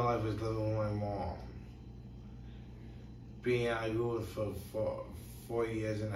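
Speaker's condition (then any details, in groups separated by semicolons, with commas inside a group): Brain injury; tongue cut off at age 5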